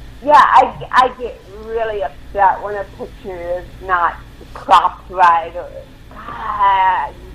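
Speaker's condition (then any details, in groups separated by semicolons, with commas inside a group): Cerebral palsy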